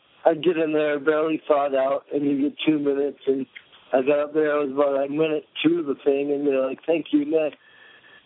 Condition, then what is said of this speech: Cerebral palsy. Otherwise, your listeners are just sitting at home going, man, this guy is wasted.